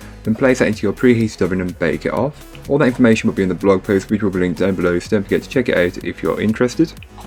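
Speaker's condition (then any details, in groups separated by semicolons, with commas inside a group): No condition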